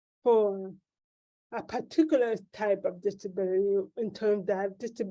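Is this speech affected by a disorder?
Yes: cerebral palsy.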